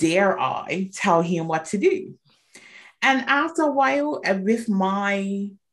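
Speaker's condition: No condition

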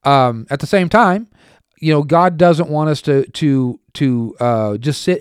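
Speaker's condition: No condition

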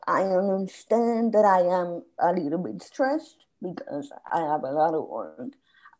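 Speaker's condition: Spasmodic dysphonia; hard to get words out

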